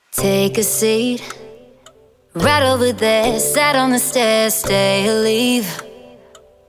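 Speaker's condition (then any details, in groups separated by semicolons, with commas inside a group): No condition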